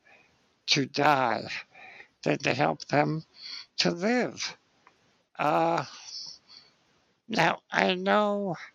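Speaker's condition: Spinal muscular atrophy; age 60

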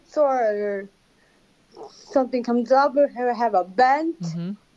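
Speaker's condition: Down syndrome

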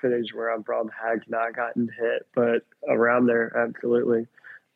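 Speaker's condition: Cleft lip and palate; congenital

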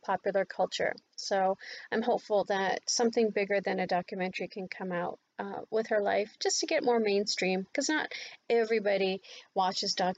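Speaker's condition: No condition

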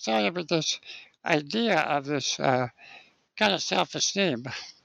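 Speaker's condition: Spinal muscular atrophy; lifelong wheelchair use

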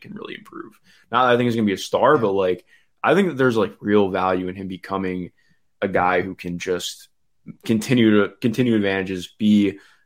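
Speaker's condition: No condition

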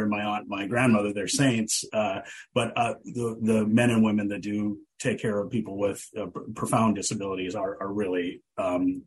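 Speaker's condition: No condition

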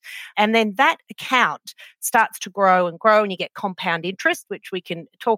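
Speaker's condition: No condition

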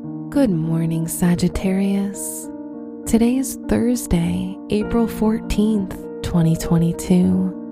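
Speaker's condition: No condition

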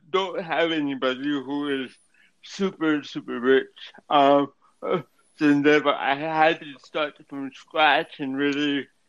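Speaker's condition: Cerebral palsy; affects speech

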